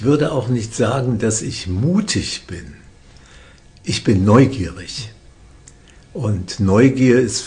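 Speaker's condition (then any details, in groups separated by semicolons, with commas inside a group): Parkinson's disease; symptoms barely noticeable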